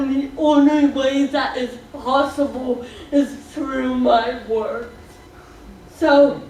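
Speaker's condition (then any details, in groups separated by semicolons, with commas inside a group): Cerebral palsy; speech slightly off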